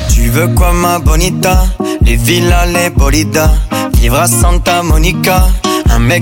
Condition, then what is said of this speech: None; typical speech.